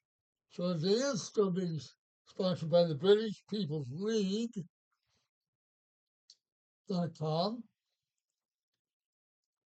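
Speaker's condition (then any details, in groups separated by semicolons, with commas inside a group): Parkinson's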